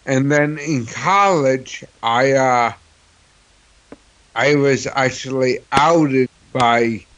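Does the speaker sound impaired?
Yes: cerebral palsy; cerebral palsy known since childhood; others sometimes ask why speech sounds funny or different, host hears New York accent, no typical CP voice.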